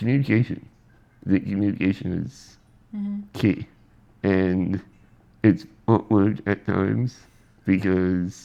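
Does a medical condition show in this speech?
Yes: spinal muscular atrophy.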